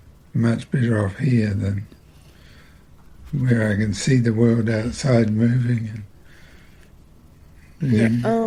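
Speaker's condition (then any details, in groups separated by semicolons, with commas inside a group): Multiple system atrophy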